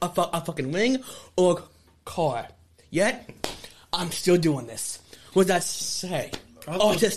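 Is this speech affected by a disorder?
Yes: stutter; stutter since childhood, speech therapist in school; still has a stutter; no stuttering when performing in wrestling ring; here repeated sounds.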